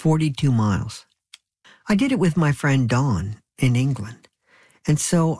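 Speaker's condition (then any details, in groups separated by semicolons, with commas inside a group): No condition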